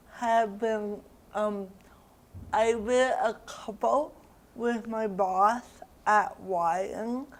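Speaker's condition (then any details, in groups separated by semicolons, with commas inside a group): Cerebral palsy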